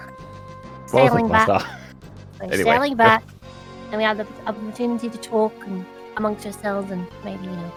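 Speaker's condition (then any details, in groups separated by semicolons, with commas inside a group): No condition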